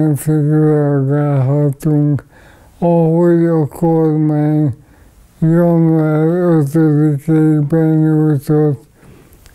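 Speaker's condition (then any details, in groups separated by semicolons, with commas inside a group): ALS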